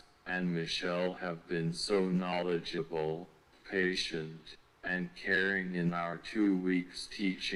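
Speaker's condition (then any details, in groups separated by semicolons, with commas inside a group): ALS, speech-generating device; onset left arm weakness, tracheostomy, feeding tube; rapid progression, completely paralyzed; uses eye gaze device, eats through feeding tube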